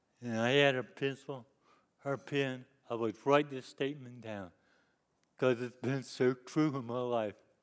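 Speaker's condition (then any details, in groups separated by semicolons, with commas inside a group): Cerebral palsy; lifelong disability since youth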